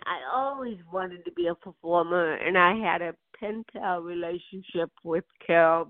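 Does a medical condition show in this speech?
Yes: cerebral palsy; birth onset, diagnosed at UCLA Medical Center, right hand affected, therapy from 18 months, lower back surgery; progressive nerve-damage hearing loss, hearing aids, falls, pain, broken collarbone, needs text with masks.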